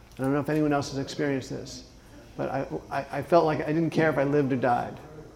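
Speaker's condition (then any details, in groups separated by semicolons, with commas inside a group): Parkinson's disease; left foot dystonia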